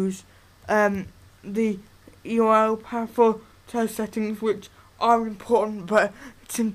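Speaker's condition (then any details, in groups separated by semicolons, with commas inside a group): Cerebral palsy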